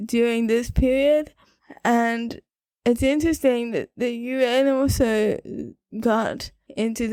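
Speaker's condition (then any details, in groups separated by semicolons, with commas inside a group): Cerebral palsy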